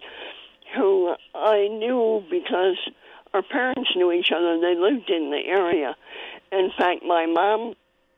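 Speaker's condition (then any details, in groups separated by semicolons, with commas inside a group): Cleft palate; congenital cleft palate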